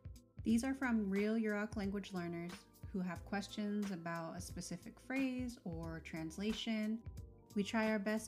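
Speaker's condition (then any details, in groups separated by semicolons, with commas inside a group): No condition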